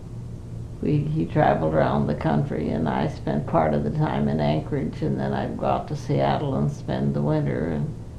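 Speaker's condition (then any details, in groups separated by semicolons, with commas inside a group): Parkinson's; not very able to do much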